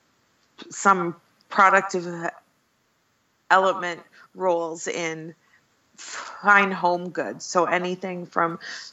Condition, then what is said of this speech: Stuttering. It's, I do stutter on it.